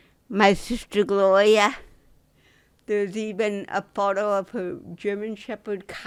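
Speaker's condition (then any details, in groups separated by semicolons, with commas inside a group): Cerebral palsy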